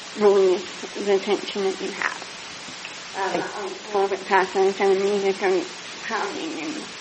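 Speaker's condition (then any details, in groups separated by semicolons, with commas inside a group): Speech impediment; may need to be asked to repeat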